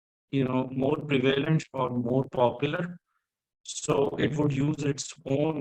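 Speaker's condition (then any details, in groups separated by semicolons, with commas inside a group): No condition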